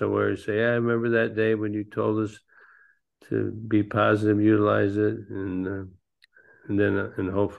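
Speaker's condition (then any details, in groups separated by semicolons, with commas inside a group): Parkinson's disease; man nearly 66, no longer flies planes because of Parkinson's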